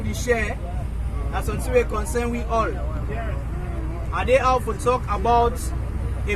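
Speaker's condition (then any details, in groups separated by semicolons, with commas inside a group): No condition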